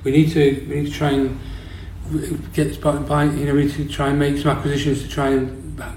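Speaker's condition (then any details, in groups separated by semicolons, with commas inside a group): Parkinson's disease; quieter, mumbles a lot, new since onset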